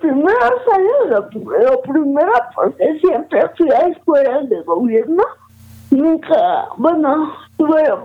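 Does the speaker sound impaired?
Yes: cerebral palsy; premature, negligent right knee tumor surgery cut tendons, only crawled at 18 months, diagnosed age 18-19; some difficulty speaking, still able to speak.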